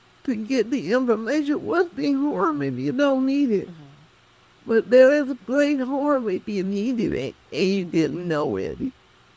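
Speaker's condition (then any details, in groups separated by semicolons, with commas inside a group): Cerebral palsy; speech affected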